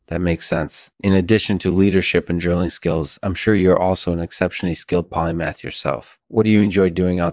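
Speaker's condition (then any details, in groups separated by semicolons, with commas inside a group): No condition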